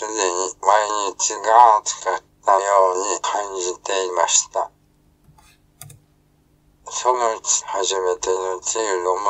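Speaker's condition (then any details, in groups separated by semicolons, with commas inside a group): ALS, speech-generating device; cannot speak, uses synthesized voice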